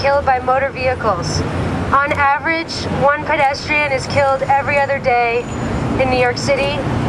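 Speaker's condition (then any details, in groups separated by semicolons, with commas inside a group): No condition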